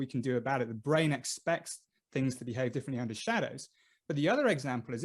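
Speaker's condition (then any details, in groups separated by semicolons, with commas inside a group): No condition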